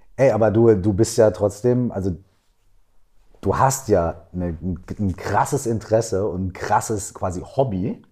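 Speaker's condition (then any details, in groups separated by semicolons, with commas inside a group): No condition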